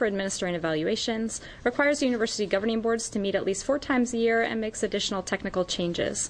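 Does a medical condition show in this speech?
No.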